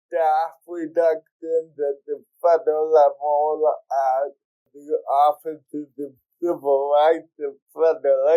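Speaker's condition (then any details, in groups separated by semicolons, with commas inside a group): Cerebral palsy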